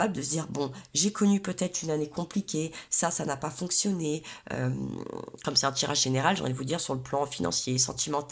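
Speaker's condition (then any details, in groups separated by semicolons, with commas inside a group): No condition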